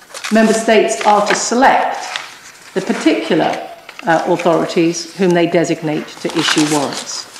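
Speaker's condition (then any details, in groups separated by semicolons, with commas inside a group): No condition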